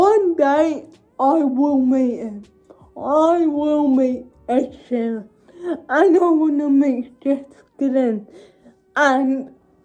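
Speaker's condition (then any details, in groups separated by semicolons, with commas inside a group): Cerebral palsy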